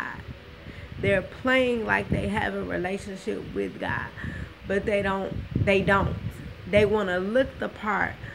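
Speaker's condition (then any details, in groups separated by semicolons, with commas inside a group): Cerebral palsy, spastic; now talking and breathing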